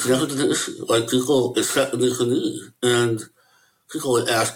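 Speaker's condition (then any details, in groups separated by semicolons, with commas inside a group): Möbius syndrome; cannot smile or frown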